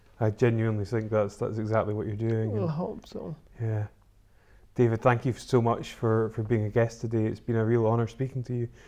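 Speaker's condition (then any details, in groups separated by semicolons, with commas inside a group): No condition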